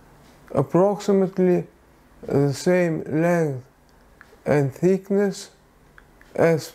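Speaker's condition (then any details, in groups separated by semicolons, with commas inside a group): Parkinson's disease; tremor of hands and body; over 8 years, hands and body tremble, difficulty typing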